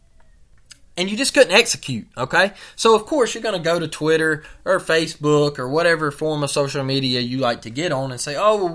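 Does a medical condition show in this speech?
No.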